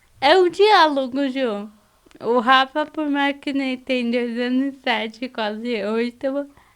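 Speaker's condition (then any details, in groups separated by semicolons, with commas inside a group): Cerebral palsy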